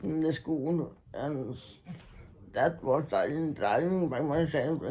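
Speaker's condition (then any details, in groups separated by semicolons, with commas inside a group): Muscular Parkinson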